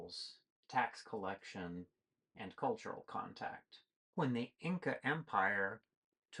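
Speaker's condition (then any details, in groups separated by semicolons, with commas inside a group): No condition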